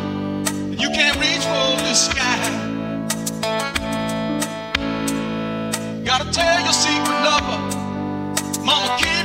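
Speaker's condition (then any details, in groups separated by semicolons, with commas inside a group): No condition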